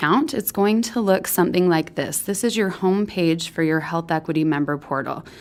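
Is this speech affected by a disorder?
No.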